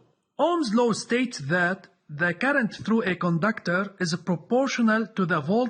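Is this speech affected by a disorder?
No.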